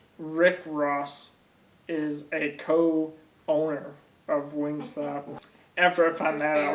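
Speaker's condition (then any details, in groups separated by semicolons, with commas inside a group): ALS; onset in legs, then arms, then core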